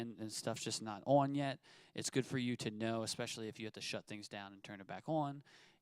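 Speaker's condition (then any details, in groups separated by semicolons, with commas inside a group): No condition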